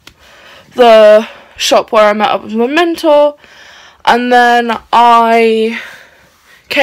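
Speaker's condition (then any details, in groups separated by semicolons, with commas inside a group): No condition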